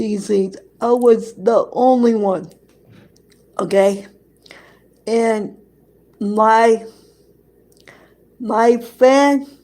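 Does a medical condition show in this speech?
Yes: cerebral palsy; present from birth.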